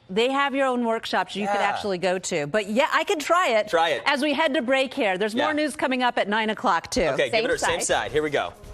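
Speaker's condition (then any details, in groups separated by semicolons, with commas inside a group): No condition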